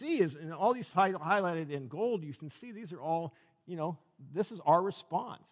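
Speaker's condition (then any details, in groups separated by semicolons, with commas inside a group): No condition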